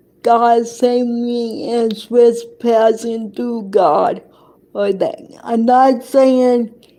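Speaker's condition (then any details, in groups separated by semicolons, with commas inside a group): Cerebral palsy; affects hand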